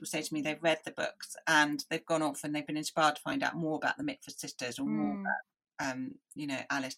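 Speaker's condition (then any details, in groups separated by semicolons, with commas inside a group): Deafness; hopeless and unwieldy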